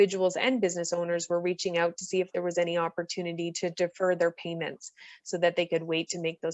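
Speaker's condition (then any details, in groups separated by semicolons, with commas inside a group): No condition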